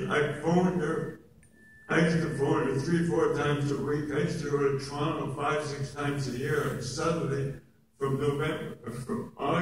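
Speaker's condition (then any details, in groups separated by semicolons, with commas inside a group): Oral cancer; base of tongue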